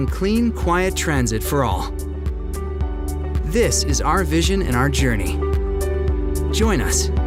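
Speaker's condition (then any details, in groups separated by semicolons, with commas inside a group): No condition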